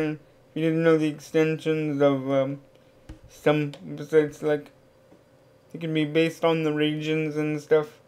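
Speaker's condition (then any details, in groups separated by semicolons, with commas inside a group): Cerebral palsy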